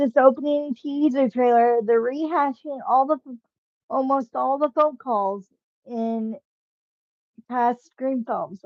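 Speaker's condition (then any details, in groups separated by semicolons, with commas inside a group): Cerebral palsy, spastic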